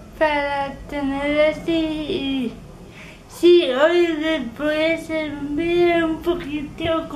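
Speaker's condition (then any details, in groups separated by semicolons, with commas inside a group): Cerebral palsy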